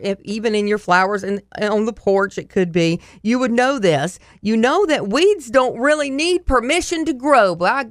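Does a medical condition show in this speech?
No.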